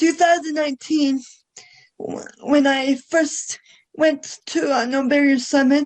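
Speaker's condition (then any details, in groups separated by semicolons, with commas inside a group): Cerebral palsy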